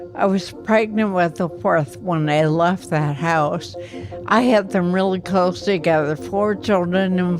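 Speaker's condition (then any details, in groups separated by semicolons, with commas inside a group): Ataxia; progressive, cannot write or type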